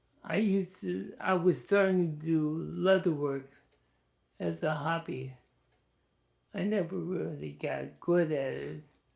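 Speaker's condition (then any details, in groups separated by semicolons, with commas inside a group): ALS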